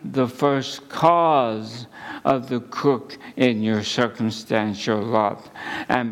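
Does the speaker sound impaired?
Yes: ALS; under neurologist care, seeing doctors for multiple organic issues; at least a couple of months since diagnosis.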